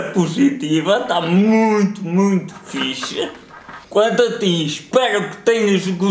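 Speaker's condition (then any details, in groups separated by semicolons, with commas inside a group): Cerebral palsy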